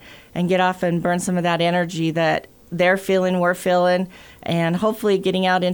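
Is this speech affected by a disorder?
No.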